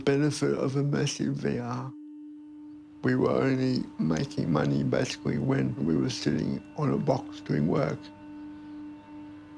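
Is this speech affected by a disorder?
Yes: cerebral palsy.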